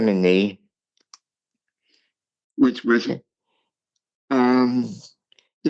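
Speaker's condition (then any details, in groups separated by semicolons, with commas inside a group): Cerebral palsy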